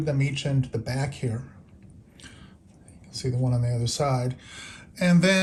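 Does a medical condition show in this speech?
No.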